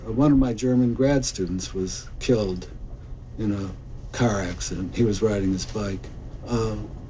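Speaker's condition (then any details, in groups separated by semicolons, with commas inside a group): Parkinson's; very gradual progressive loss of walking ability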